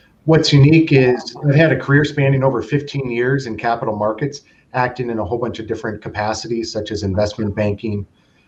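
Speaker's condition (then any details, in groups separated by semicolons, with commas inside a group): No condition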